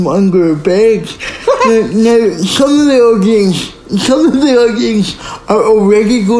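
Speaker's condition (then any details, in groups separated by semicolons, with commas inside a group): Speech impairment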